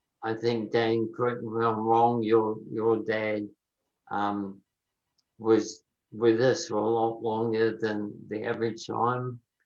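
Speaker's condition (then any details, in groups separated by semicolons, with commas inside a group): Motor neurone disease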